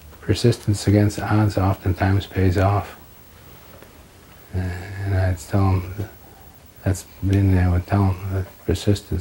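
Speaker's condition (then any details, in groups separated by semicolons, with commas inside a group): Parkinson's disease; slowed down, on medication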